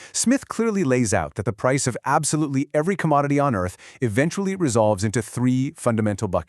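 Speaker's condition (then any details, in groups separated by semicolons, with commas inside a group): No condition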